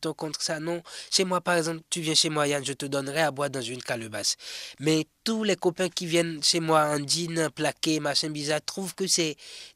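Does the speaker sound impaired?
No.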